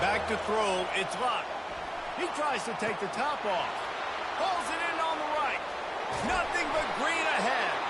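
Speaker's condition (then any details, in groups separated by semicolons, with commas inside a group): No condition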